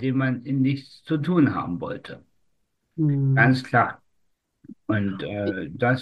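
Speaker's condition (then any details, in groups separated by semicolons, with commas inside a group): Spastic tetraparesis; umbilical cord around neck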